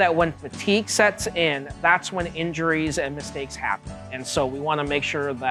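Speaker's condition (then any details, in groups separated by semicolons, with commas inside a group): No condition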